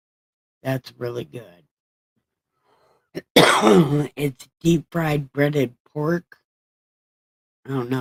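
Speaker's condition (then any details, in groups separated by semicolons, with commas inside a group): Brain injury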